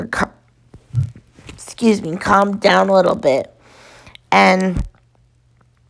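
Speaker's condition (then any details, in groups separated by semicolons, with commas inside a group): Cerebral palsy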